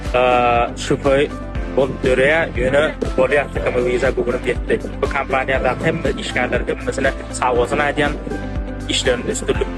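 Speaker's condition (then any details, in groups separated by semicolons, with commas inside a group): No condition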